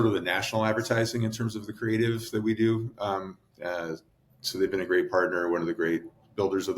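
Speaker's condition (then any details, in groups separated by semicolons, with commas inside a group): No condition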